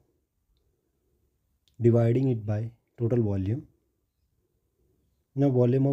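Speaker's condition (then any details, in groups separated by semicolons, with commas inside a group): No condition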